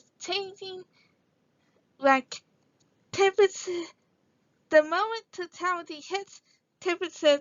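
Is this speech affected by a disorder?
Yes: cerebral palsy.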